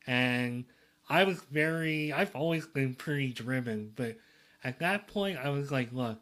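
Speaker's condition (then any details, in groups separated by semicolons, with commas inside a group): Cleft lip and palate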